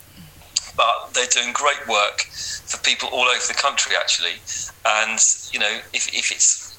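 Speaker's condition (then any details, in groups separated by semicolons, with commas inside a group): No condition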